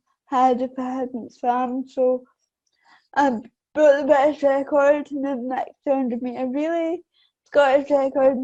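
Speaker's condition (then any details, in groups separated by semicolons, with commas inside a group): Cerebral palsy; affects balance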